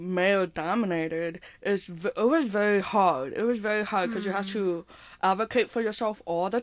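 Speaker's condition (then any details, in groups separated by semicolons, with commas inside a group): Hearing impairment with speech impairment; does not sound like others, speech and hearing impairments sometimes affect talking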